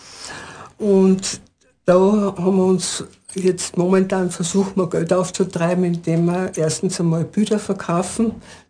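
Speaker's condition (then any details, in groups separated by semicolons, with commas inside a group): Parkinson's disease; ten years since onset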